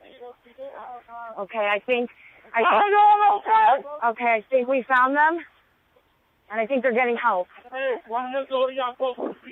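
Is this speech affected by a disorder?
No.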